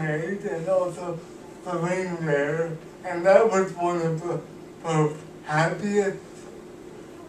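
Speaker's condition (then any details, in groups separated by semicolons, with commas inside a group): Cerebral palsy; cannot walk, uses wheelchair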